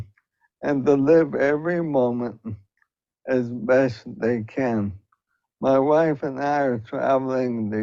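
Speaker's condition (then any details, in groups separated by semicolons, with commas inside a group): ALS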